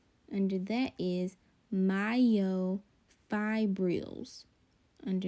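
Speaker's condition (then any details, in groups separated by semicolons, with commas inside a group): No condition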